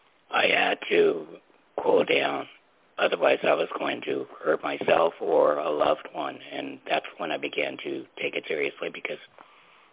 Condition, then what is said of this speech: Laryngectomy. You know, removing that from the area is, in so many ways, on different levels, through its own repair itself and learning how to talk differently and getting used to a different tone of voice was challenging enough.